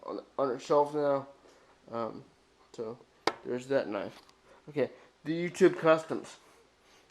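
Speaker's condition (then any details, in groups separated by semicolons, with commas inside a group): Cerebral palsy, spastic diplegia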